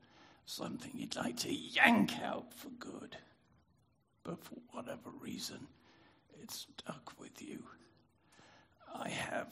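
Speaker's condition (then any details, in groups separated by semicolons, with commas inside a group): Spasmodic dysphonia; spasmodic dystonia subtype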